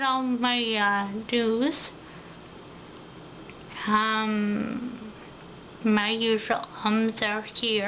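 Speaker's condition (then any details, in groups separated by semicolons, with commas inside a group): Ataxia; affects mouth and tongue coordination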